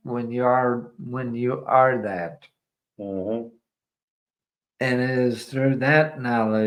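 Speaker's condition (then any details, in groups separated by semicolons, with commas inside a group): ALS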